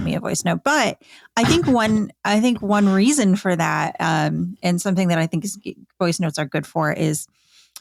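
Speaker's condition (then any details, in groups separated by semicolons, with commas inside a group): No condition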